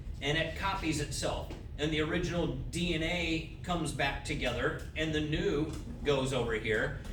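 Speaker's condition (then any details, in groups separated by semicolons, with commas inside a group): No condition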